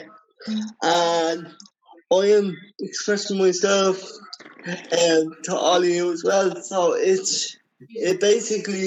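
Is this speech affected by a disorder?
Yes: cerebral palsy.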